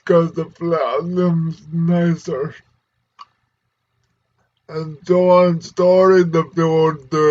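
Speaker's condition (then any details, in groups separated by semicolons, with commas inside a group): Cerebral palsy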